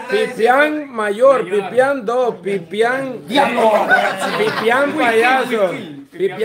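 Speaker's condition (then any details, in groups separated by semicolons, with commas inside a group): No condition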